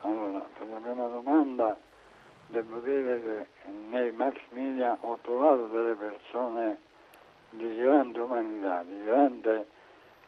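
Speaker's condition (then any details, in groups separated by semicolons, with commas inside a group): Amyotrophic lateral sclerosis; diagnosed after medical visits and diagnostic exams, diagnosis made quickly by 35-year-old researcher, currently 58; treating physician Giuseppe Stipa, Santa Maria Hospital of Terni, struggling with treatment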